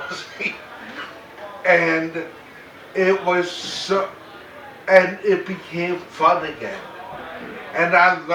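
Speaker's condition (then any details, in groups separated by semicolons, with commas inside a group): Cerebral palsy, mild; mainly affects speech, reduced intelligibility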